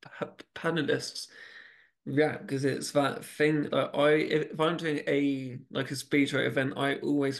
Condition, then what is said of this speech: Stuttering. Like my old hairdresser for 15 years or however many years, she had, it took her 12 years to realize that I had a stammer until I mentioned it.